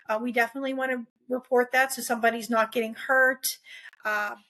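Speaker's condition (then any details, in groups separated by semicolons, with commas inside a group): No condition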